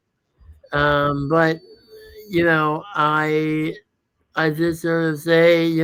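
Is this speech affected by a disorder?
Yes: muscular dystrophy.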